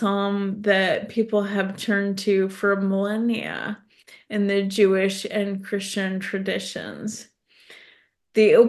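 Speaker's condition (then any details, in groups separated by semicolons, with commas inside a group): ALS; specialist-confirmed diagnosis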